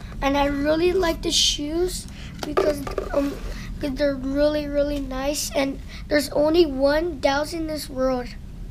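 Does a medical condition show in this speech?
No.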